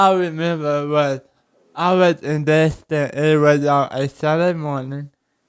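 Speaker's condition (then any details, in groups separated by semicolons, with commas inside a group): Cerebral palsy; spine surgery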